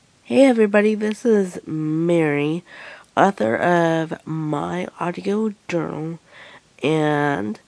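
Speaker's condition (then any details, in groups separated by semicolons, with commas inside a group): Cerebral palsy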